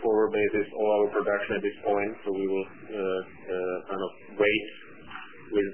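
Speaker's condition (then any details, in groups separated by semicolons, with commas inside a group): No condition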